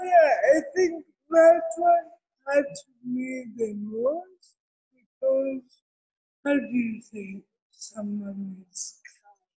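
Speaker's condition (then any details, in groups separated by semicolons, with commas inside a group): Cerebral palsy; therapy since six months old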